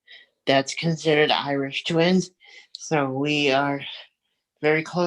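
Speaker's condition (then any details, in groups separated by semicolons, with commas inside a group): Cerebral palsy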